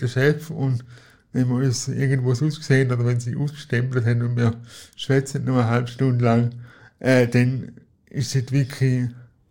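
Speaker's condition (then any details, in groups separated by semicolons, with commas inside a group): Cerebral palsy; cerebral palsy from birth, physical not cognitive, wheelchair user, moved on knees as child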